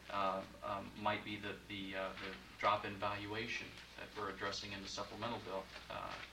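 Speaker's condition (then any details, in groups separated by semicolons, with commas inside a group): No condition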